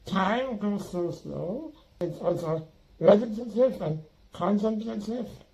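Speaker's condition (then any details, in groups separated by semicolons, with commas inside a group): Spinal muscular atrophy; spinal muscular atrophy, quadriplegia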